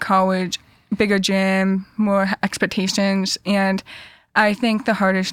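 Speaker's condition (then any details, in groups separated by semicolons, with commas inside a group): Deafness; cochlear implants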